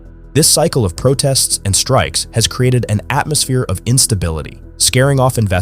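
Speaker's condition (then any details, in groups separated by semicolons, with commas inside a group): No condition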